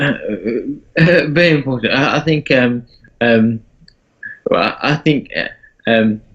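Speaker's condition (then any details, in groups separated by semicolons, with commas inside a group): Parkinson's disease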